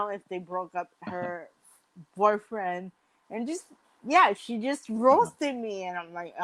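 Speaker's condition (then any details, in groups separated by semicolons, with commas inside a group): Mild cerebral palsy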